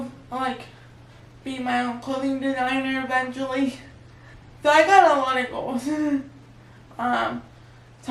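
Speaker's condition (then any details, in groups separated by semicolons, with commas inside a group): Cerebral palsy; wheelchair user; physical therapy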